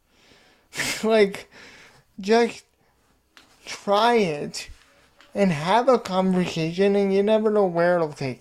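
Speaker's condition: Cerebral palsy; cerebral palsy diagnosed when young, wheelchair user; worries about stuttering when recording

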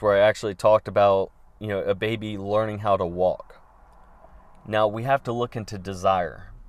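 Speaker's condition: No condition

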